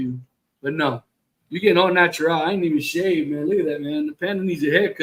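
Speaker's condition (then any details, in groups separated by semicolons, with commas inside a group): No condition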